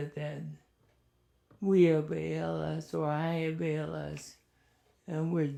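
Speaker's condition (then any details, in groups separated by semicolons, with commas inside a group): ALS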